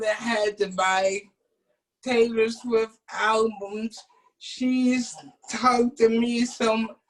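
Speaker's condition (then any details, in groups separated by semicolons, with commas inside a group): Cerebral palsy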